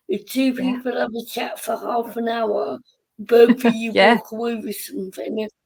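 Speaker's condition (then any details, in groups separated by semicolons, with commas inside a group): Cerebral palsy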